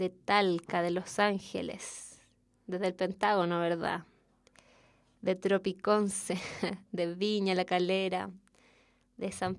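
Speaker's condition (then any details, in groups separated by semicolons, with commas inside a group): No condition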